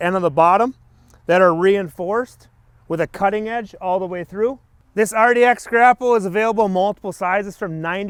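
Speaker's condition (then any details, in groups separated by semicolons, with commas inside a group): No condition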